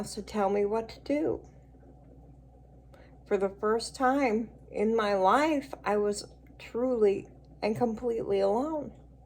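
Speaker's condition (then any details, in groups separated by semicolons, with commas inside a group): Cerebral palsy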